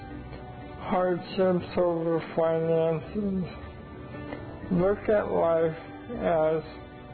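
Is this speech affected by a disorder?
Yes: ALS; diagnosed as adult.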